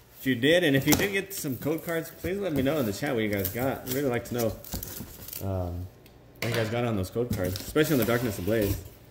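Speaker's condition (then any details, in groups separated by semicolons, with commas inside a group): No condition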